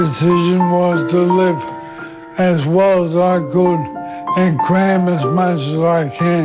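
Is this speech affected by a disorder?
Yes: motor neurone disease; voice fatigue, early sign.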